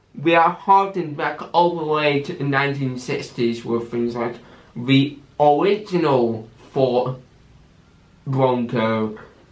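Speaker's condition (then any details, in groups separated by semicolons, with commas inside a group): Cerebral palsy with stammer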